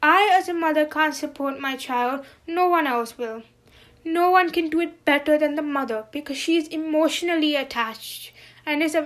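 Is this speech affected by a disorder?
Yes: congenital hearing loss; severe to profound congenital deafness, unaided right ear hears only shouts, left none, noticed 7 months; hearing aids since 10 months, constant English talking and listening to prevent speech regression; speech learned via auditory verbal therapy with Alaka Holikar, regresses without hearing conversations.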